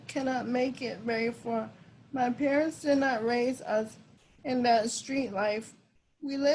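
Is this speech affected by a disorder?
Yes: cerebral palsy.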